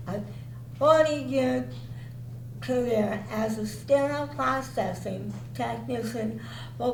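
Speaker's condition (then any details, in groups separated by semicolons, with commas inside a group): Cerebral palsy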